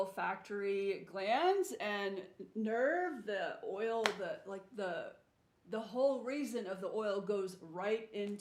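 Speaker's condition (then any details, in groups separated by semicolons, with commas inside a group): No condition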